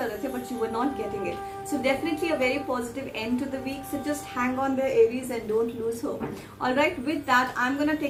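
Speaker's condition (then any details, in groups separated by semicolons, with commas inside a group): No condition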